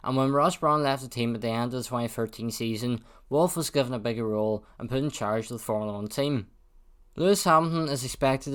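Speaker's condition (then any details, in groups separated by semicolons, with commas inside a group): No condition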